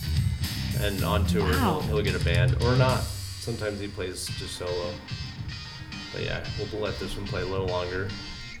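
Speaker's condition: No condition

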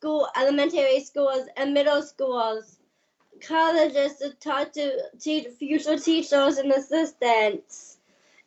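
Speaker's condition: Down syndrome

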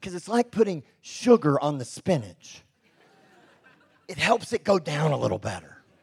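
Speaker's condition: Cleft lip and palate; congenital

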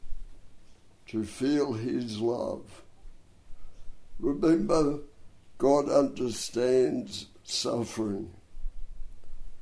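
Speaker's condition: Dystonia and cerebral palsy; bronchial asthma

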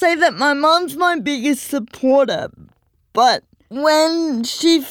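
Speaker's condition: Cerebral palsy; old wheelchair creaking and whirring audible in background

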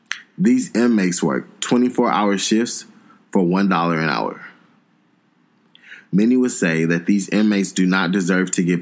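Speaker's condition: No condition

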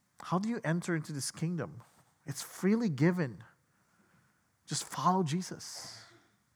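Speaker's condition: No condition

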